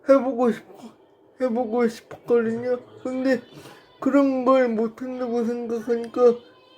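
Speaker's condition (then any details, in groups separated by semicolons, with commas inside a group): Brain lesion disability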